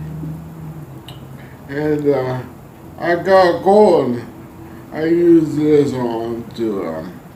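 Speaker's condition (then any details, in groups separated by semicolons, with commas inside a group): ALS; voice lost, breathing trouble after pump surgery, now louder, clearer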